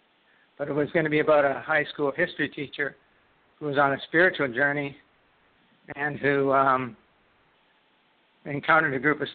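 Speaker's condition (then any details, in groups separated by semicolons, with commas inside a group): Parkinson's disease; left-sided onset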